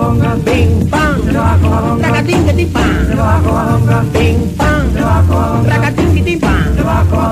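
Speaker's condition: No condition

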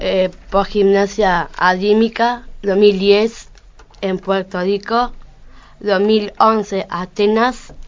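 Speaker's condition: Down syndrome; adult aged 32

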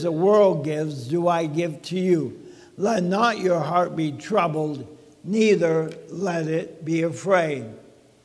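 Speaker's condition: ALS; talking funny

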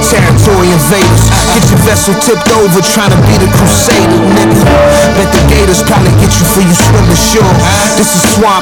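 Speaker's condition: No condition

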